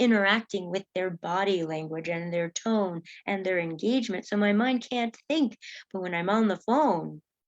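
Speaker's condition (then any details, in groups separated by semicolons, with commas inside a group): No condition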